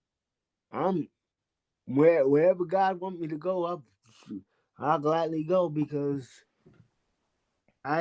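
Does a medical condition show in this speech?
Yes: cerebral palsy.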